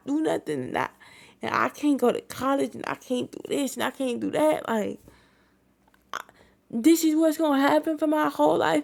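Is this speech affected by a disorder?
Yes: cerebral palsy; wheelchair user.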